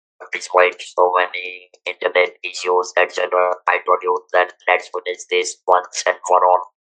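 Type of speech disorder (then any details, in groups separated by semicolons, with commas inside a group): Electrolarynx speech; throat cancer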